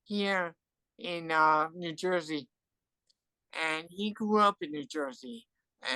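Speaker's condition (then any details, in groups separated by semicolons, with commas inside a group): Cerebral palsy; from birth, hearing loss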